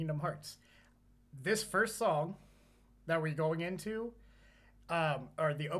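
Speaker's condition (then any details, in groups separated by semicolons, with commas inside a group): No condition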